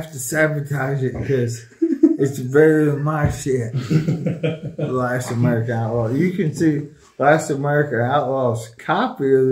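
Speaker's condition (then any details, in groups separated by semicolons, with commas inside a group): ALS; bulbar-upper onset, tongue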